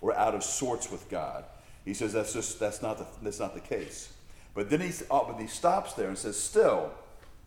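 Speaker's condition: No condition

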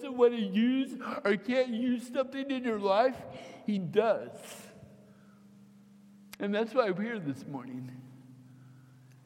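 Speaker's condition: Cerebral palsy; mild cerebral palsy from birth, hand tremor, typewriter for writing, torsional dystonia from eighth grade; head fell forward chin to chest, walking regained through swimming and swim therapy; can't speak right, voice hard to understand, must preface phone calls with strangers

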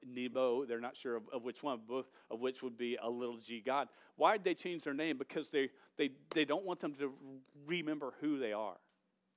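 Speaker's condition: Stuttering; long-standing stutter, present over 24 years, once fought calling to teach because unable to talk; stammers when nervous; repeated sounds, repeated words

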